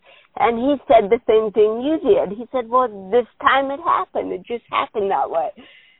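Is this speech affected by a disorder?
Yes: cerebral palsy; visible, affects walking, used crutches on stage at age 23, Norman Lear show.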